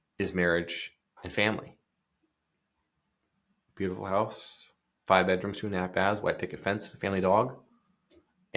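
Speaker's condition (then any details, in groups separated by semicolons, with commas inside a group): No condition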